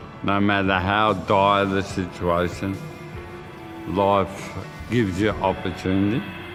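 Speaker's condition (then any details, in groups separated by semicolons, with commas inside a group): Motor neurone disease; hand onset; early slurred speech, unable to speak for about 5 years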